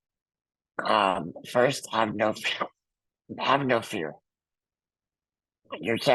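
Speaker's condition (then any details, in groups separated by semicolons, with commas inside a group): Muscular dystrophy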